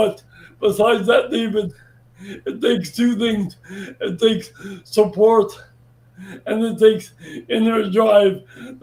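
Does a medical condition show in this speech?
Yes: brain injury; speech.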